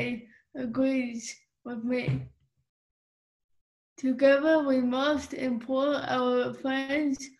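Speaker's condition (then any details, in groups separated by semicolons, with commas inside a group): Cerebral palsy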